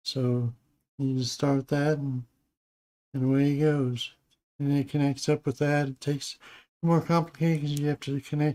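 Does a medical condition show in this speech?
Yes: Parkinson's disease.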